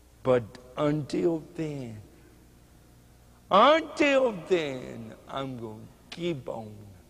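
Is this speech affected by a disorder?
Yes: cerebral palsy; speech hard to understand.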